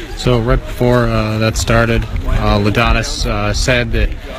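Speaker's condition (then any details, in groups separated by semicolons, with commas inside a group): No condition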